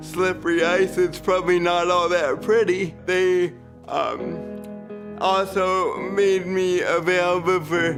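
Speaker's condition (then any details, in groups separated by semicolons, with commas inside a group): Cerebral palsy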